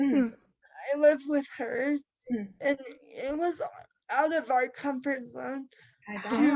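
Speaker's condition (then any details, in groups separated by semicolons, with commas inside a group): Cerebral palsy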